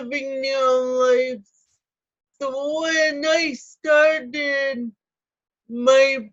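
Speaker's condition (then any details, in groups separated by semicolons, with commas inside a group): Cerebral palsy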